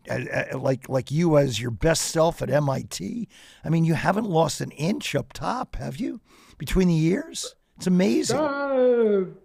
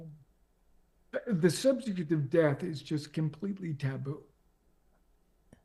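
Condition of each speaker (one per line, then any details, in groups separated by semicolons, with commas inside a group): No condition
ALS; progressive, onset leg, spread to core, arms, hands, neck; 4.5 years since diagnosis, paralyzed below mid-throat, ventilator, powered wheelchair, near end stage; difficulty speaking and breathing, ventilator inflates lungs for voice, eye-tracking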